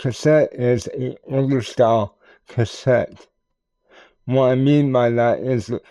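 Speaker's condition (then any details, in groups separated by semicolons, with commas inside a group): Cerebral palsy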